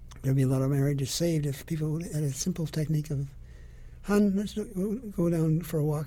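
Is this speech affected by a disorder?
Yes: Parkinson's disease; uses cane for balance, prone to falls; symptoms vary day to day.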